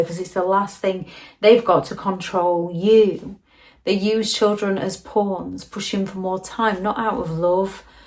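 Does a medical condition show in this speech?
No.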